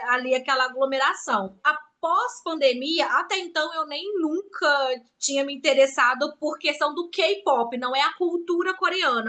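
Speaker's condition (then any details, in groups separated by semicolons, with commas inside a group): No condition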